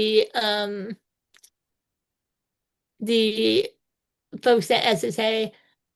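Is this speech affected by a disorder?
Yes: spinal muscular atrophy type two.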